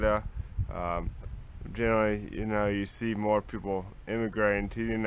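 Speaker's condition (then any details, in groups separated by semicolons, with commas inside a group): Cerebral palsy; spastic, affects walking and legs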